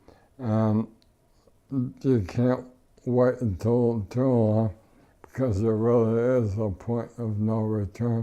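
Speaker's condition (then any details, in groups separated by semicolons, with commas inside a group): ALS; tracheotomy, ventilator, wheelchair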